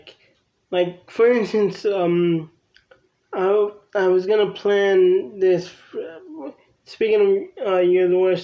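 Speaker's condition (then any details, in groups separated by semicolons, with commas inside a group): Cerebral palsy; from birth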